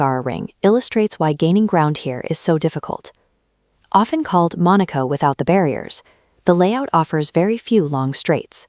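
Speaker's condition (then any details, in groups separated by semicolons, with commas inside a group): No condition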